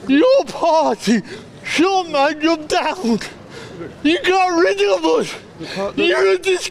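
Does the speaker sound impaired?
Yes: cerebral palsy; since birth, physical not mental disability, independent, able to drive.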